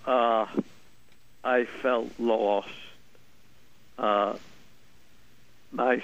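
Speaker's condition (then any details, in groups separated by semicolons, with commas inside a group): ALS; ALS diagnosed 2001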